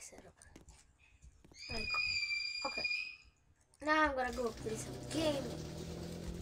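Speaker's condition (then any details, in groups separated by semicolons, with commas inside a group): No condition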